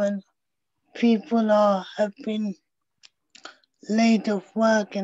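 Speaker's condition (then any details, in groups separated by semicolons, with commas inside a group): Cerebral palsy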